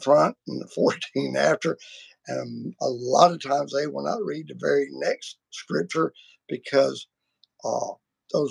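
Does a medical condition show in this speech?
Yes: vocal cord surgery; multiple vocal cord surgeries, including laser treatment; voice may sound harsh or grouchier than intended.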